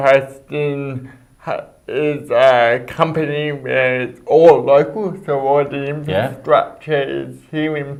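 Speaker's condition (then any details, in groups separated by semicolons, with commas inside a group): Cerebral palsy; speech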